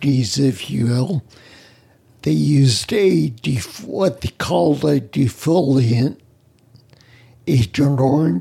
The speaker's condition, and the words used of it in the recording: Ataxia. Rare disease known as spinocerebellar ataxia, which is a neuromuscular disease that's left me mobility challenged, as well as with a speech impediment